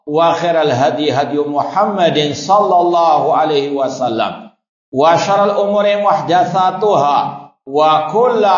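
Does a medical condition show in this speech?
No.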